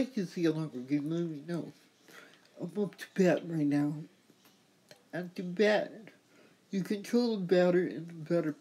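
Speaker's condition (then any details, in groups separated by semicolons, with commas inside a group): Athetoid cerebral palsy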